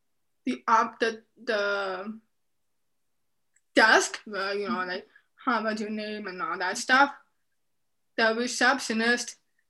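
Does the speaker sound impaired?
Yes: deafness; profound, noticed at 7 months, unknown cause, bilateral cochlear malformation, left cochlear implant at 3; speech therapy for speaking and listening in deaf and hard of hearing program.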